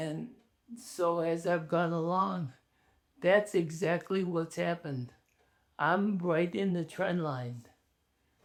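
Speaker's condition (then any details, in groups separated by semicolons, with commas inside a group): ALS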